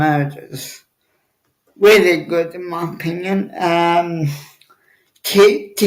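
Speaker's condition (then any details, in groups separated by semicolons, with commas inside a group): Cerebral palsy; wheelchair user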